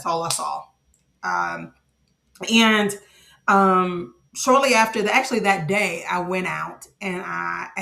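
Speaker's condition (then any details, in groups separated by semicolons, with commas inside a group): No condition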